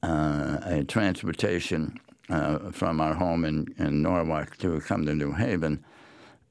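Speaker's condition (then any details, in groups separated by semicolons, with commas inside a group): Head and neck cancer; large inoperable base-of-tongue tumor in 80s, biopsy by dr. Yarbrough at Yale, clinical trial chemoradiation; before diagnosis, tongue moved awkwardly, swallowing problems and coughing, barium swallow at Norwalk Hospital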